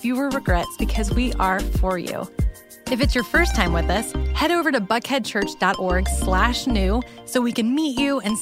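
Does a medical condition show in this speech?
No.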